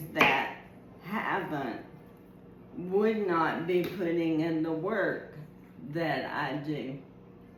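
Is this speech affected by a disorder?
Yes: ALS.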